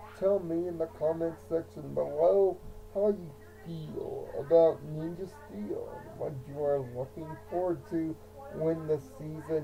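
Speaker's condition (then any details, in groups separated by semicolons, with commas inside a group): Cerebral palsy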